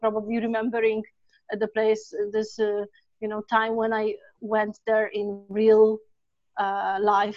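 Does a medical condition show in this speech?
No.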